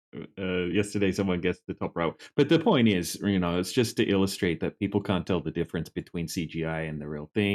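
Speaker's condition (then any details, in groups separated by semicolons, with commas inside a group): No condition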